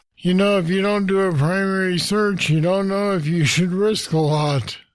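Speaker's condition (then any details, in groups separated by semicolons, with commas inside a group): Parkinson's disease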